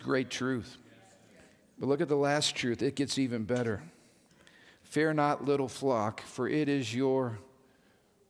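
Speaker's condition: No condition

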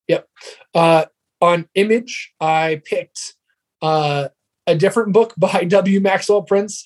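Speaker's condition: No condition

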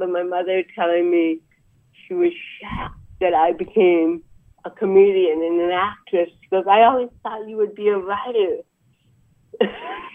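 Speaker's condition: Cerebral palsy; very slow handwriting

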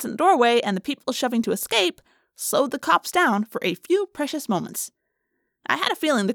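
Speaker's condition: No condition

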